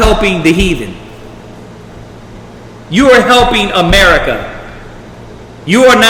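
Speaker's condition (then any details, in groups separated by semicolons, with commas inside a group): No condition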